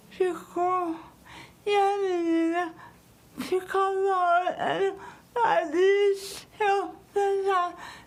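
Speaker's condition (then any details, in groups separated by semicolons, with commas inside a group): Cerebral palsy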